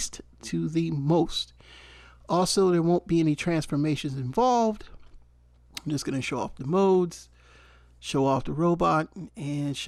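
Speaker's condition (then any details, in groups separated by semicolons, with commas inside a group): No condition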